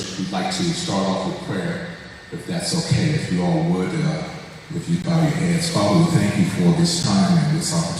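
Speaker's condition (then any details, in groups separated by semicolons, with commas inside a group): No condition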